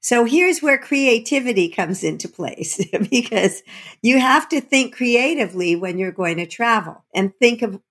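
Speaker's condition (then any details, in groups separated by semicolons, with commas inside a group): No condition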